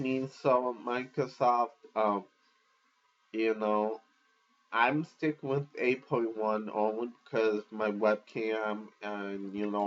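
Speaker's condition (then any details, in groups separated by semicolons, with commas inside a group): Cerebral palsy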